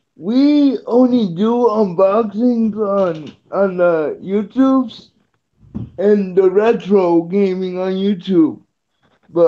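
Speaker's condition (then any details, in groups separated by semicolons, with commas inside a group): Cerebral palsy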